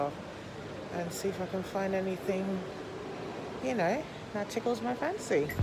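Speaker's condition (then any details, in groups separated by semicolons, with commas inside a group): No condition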